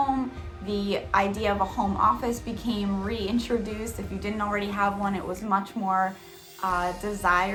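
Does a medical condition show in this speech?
No.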